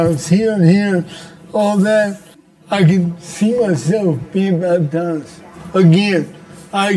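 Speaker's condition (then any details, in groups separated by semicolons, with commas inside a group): Cerebral palsy; from birth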